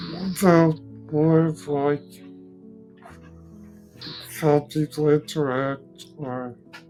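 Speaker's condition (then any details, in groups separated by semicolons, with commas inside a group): Duchenne muscular dystrophy; voice recently weakening, tires when talking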